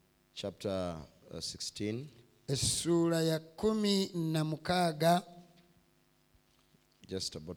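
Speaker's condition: No condition

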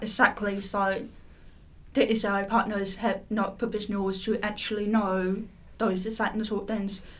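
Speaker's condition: Profound deafness

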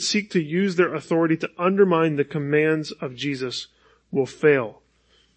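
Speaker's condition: No condition

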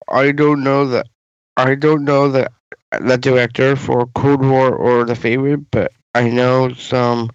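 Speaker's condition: Down syndrome

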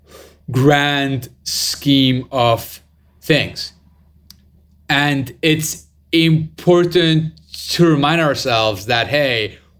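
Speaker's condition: Stutter; lifelong stutter, born with pretty severe stutter, avoided speaking for more than 25 years; has a stutter, stutters in six languages, gives talks and stand-up comedy; can sing without stuttering; prolonged sounds, blocks

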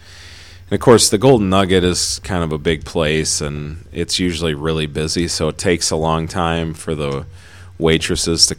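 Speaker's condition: No condition

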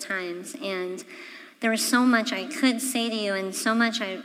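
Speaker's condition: Cleft palate; congenital

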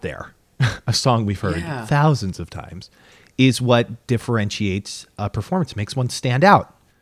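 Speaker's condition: No condition

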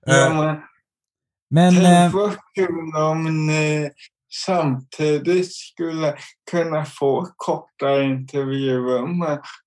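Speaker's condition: Cerebral palsy; intellect unaffected

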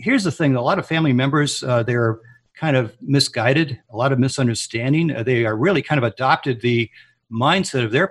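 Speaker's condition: No condition

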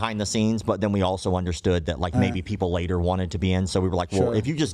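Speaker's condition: Cleft lip and palate

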